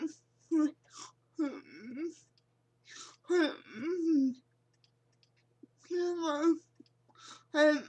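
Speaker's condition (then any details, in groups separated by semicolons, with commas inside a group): Cerebral palsy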